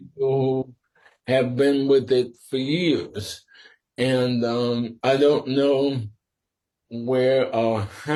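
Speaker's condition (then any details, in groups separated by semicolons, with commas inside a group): Sporadic ALS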